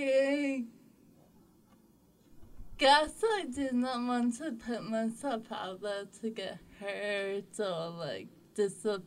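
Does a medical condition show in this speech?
Yes: cerebral palsy; others have said talks funny, had speech therapy in past.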